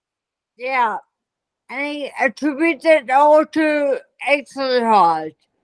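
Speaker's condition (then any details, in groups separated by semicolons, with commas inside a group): Multiple system atrophy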